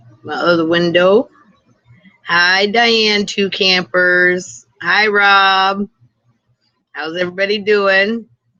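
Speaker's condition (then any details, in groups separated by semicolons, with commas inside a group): No condition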